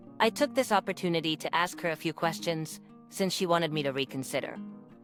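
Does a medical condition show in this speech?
No.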